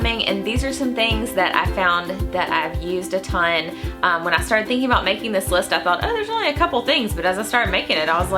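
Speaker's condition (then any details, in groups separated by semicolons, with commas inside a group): No condition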